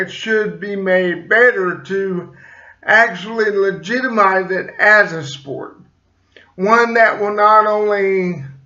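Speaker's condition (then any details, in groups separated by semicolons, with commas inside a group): Cerebral palsy; slight speech impediment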